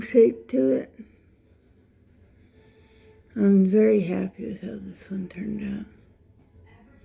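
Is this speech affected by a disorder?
Yes: dystonia; affects how speech sounds.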